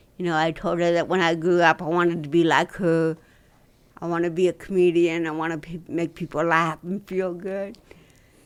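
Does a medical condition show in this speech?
Yes: dystonia.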